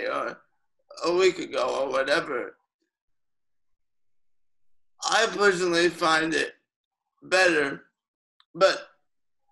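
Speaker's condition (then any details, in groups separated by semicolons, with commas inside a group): Cerebral palsy; lifelong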